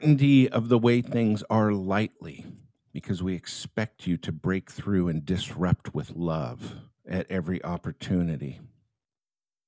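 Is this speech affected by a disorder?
No.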